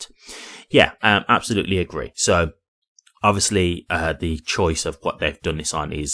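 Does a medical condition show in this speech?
No.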